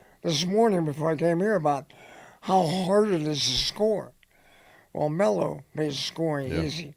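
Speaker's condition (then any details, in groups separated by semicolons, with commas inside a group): Head and neck cancer; dry throat, dry mouth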